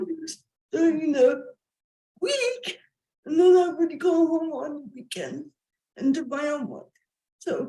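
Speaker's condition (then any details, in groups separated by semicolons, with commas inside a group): Cerebral palsy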